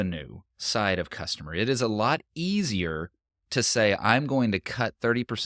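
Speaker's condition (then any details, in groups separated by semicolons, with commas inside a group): No condition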